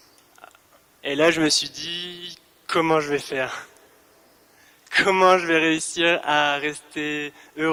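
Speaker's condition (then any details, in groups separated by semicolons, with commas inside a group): No condition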